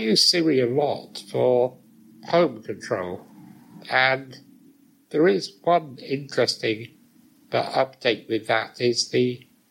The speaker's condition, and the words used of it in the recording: Muscular dystrophy. Drop the word hey, which for people like me, where speech and breathing are compromised, dropping one word is actually quite significant.